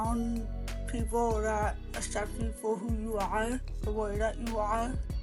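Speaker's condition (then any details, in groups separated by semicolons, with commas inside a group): Cerebral palsy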